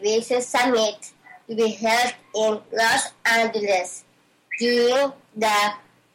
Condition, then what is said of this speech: Down syndrome. Since I have some speech difficulties because of my condition, I do all reading practices.